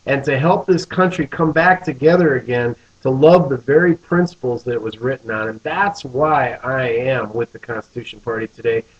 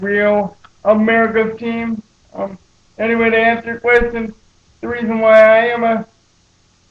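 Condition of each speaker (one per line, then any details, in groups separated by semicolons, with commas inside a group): No condition
Cerebral palsy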